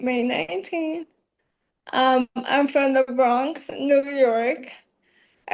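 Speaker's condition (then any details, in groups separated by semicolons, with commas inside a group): ALS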